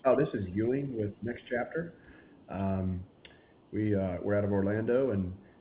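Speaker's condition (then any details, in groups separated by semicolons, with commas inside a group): No condition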